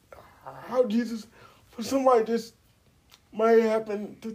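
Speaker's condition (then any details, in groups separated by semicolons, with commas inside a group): Cerebral palsy; uses wheelchair, age 42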